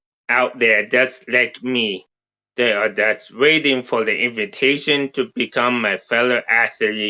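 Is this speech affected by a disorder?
Yes: cerebral palsy; present from birth, coordination and sensory integration problems.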